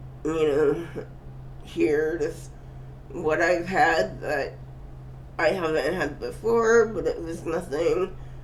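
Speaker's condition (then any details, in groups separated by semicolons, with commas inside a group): Cerebral palsy; first word not said quite right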